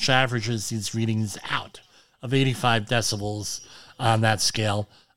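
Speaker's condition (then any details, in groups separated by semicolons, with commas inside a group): Cleft lip and palate; hearing checked this morning, told hearing very good but tinnitus present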